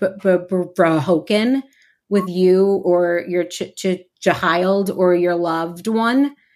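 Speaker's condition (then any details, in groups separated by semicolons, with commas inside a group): Stuttering; variable stuttering, formerly preoccupied with which words would be easier to say, helped by stuttering community; amount of stuttering, feeling stuck and physical tension fluctuate, stutters openly; repeated sounds, prolonged sounds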